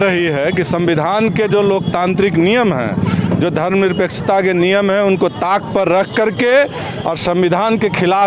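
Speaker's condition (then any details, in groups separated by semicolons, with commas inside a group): No condition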